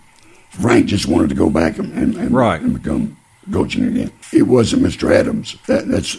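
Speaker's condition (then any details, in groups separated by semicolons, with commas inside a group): Laryngeal cancer; laryngeal cancer following lung cancer diagnosed 2006, later lesions in mouth and one on neck, about 12 years; unable to eat or drink for past three years, all intake through feeding tube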